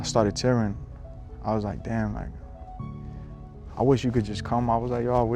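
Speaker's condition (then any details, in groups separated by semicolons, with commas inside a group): No condition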